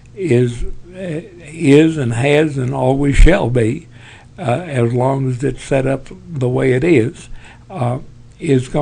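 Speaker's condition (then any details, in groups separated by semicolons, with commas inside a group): Parkinson's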